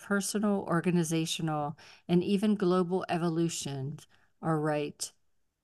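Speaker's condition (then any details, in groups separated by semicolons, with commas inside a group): No condition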